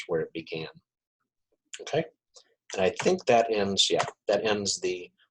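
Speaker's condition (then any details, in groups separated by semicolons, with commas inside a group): No condition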